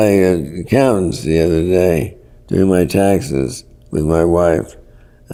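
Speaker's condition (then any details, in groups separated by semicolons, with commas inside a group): Parkinson's; worsening, often debilitating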